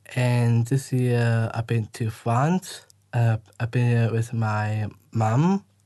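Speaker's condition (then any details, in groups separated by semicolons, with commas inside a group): Down syndrome; 20-year-old man; speech not always clear, word-finding difficulty, helped when listeners wait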